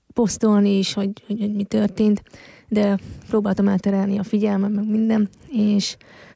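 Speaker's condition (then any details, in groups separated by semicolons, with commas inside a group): Hearing loss since birth; wears hearing device, blow to head could damage it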